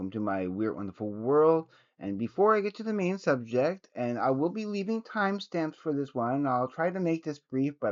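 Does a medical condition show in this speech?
No.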